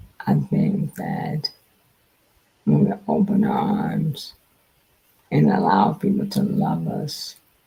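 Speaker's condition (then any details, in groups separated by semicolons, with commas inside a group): Multiple sclerosis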